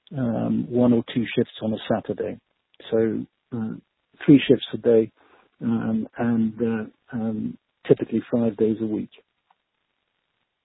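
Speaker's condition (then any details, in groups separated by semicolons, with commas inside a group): No condition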